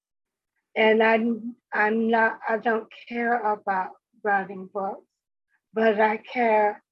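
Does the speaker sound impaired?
Yes: speech impediment; needs extra time to speak.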